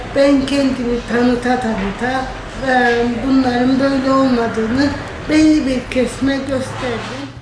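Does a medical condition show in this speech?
Yes: spastic cerebral palsy; spastic, birth complications, affects walking.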